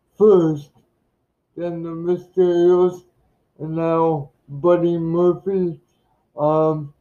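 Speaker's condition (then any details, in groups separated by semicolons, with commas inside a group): Cerebral palsy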